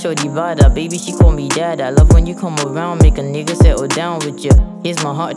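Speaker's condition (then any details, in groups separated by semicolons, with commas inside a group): No condition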